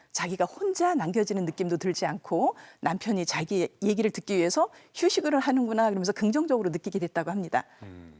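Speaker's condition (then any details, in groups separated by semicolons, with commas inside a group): No condition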